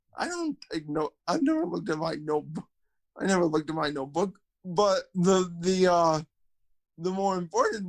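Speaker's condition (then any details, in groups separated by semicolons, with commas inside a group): Cerebral palsy, spastic quadriplegia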